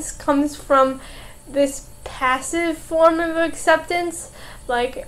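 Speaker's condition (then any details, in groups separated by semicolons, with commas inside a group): Cerebral palsy; special education helped speaking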